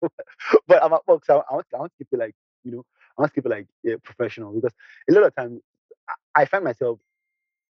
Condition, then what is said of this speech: Stuttering. Maybe because I stuttered, or maybe because I spoke too fast.